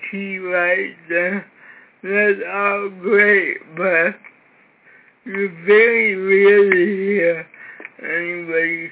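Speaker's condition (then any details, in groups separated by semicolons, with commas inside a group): Cerebral palsy; severe cerebral palsy from birth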